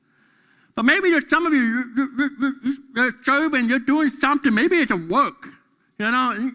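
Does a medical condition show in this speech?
Yes: deafness; deaf during school years.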